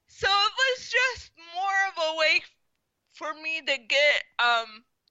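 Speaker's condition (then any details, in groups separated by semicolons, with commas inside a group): Spastic quadriplegic cerebral palsy; diagnosed at one year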